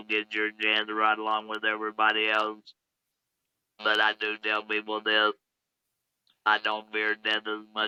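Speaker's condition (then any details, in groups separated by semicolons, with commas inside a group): Laryngectomy, electrolarynx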